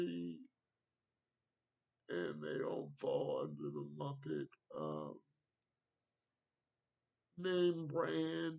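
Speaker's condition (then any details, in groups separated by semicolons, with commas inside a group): Cerebral palsy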